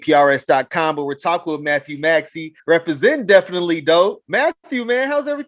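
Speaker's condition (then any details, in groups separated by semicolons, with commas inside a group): No condition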